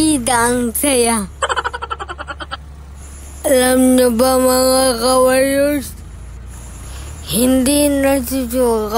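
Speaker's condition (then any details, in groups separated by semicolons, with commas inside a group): Cerebral palsy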